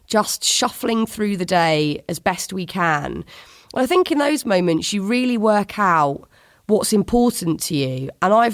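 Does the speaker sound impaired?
No.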